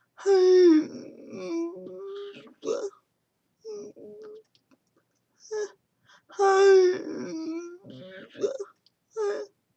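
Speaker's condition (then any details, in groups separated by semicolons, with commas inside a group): Cerebral palsy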